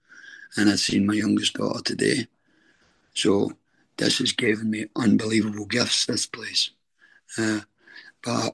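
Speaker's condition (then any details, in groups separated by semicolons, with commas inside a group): Throat cancer treatment effects, stage 4 throat cancer; deep voice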